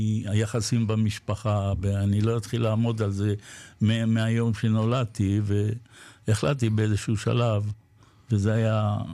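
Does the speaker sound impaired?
Yes: Parkinson's disease; diagnosed after two road accidents ten months apart.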